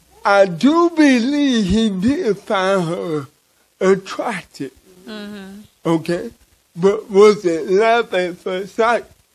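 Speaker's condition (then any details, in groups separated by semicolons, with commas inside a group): Cerebral palsy; from birth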